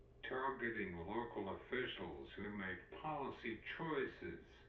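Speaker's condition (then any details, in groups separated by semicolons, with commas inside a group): Cerebral palsy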